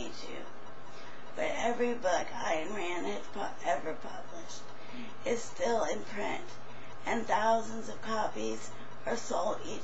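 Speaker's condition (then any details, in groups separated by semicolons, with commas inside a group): Traumatic brain injury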